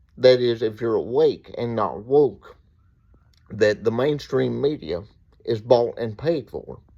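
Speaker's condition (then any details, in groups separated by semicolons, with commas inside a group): Cerebral palsy; uses wheelchair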